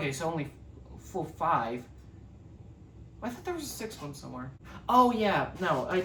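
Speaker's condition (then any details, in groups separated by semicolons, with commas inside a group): No condition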